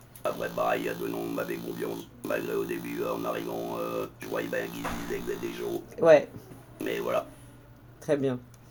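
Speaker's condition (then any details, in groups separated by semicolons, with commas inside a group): Ent cancer of vocal cords; vocal cord cancer, extended laryngectomy, no voice prosthesis; failed radiotherapy, cancer worsened, major weight loss; began with hoarse voice for one to two months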